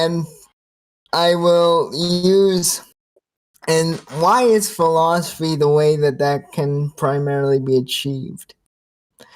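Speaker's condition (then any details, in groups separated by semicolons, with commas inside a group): Cerebral palsy, spastic quadriplegia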